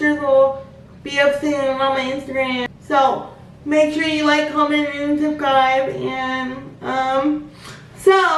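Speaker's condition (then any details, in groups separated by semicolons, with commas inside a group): Spastic quadriplegic cerebral palsy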